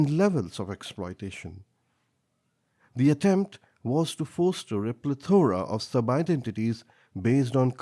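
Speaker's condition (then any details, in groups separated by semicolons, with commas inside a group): No condition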